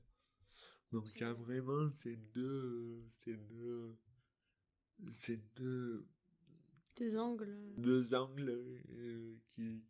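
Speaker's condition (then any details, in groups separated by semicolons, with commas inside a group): Dystonia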